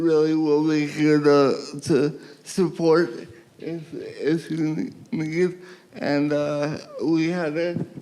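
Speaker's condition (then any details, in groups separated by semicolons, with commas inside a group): Cerebral palsy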